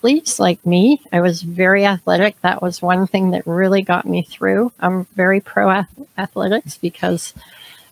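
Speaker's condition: Cleft palate, severe; experimental plastic surgery

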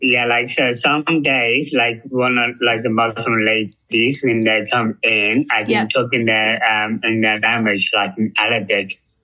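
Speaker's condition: Down syndrome; intellectual disability

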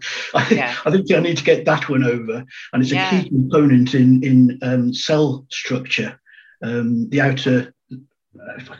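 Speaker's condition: No condition

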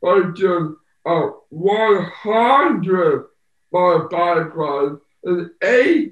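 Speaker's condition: Down syndrome

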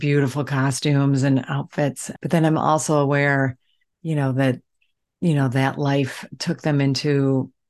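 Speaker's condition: No condition

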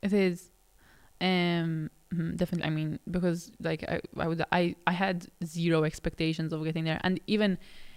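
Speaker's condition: Stammer; onset age 3, psychological per speaker, speech therapy in childhood and from 15, Joseph Ajus public speaking course; largely overcome in English, still more obvious in Italian after 3 years speaking it; used to be slower, getting stuck, worse when nervous, insecure or listener impatient; repeated words, prolonged sounds

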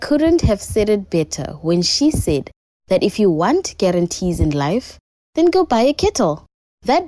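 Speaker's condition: No condition

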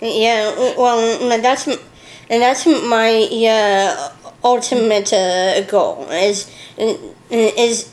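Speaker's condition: Down syndrome; lifelong, three copies of the 21st chromosome; age 34

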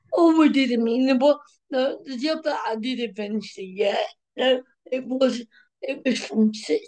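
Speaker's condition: Cerebral palsy, mild; speech affected a little, daily speech therapy and physiotherapy at special needs school from age 2.5

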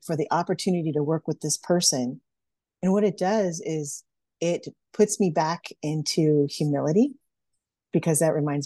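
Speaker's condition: No condition

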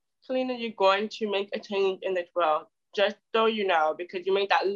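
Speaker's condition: Deafness; speaks well, spoken speech surprises others

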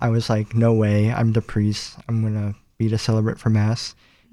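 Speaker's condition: Cleft palate; able to speak after surgical treatment

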